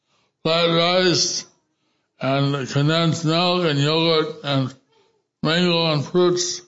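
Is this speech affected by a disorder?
Yes: stroke with facial paralysis; half of face paralyzed since stroke; hard to follow for unaccustomed listeners, words repeated by interpreter Ignat Gordas.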